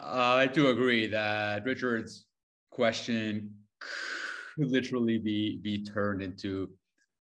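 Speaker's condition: Stutter; struggled with speaking at some point; repeated words, blocks

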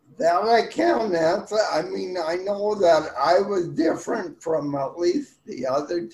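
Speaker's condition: Ataxic cerebral palsy; speech affected, about five years childhood speech therapy at crippled children's school, hopes speech sounds better now

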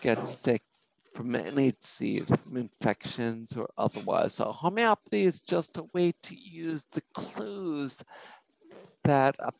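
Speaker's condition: Spinocerebellar ataxia; genetic cause, puzzled doctors for almost 40 years before diagnosis; symptoms for over 40 years, no definitive treatment, self-experimenting on own symptoms

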